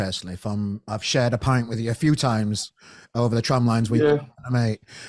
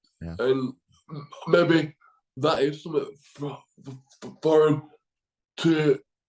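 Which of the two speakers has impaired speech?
The second: cerebral palsy; left side affected, weak left arm, cannot walk, from birth; needs daily support.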